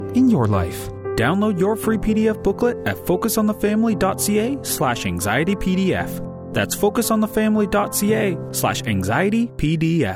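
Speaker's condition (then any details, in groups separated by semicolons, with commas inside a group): No condition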